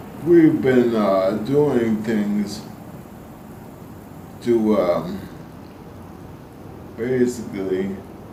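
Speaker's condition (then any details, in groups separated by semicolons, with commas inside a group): ALS; voice lost, breathing trouble after pump surgery, now louder, clearer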